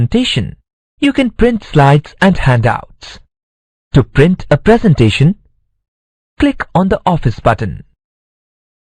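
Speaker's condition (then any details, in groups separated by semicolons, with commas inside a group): No condition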